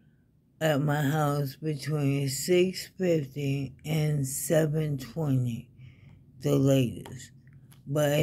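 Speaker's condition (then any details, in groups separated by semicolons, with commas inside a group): ALS; needs help with daily activities, fatigue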